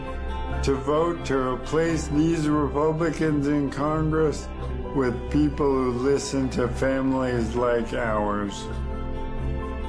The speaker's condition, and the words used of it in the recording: ALS (motor neuron disease). Today, my muscles are turning into jello, and my voice ain't what it used to be.